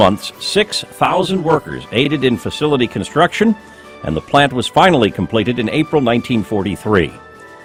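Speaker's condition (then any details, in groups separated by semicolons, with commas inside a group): No condition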